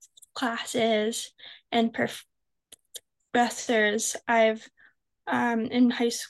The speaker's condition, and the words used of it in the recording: Stuttering. I just disclose if I notice that the other person might be confused or uncomfortable by my stutter.